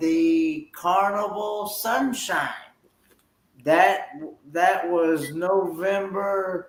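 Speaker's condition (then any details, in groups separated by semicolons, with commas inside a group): Cerebral palsy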